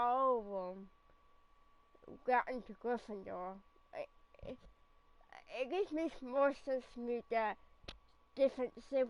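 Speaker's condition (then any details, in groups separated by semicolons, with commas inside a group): Cerebral palsy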